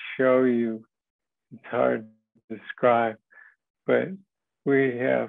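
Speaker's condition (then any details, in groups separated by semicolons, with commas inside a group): Parkinson's disease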